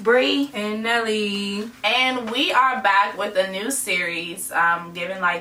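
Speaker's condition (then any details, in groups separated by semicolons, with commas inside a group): No condition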